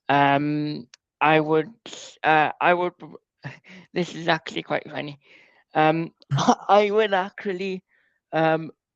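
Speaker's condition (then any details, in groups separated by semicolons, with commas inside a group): Cerebral palsy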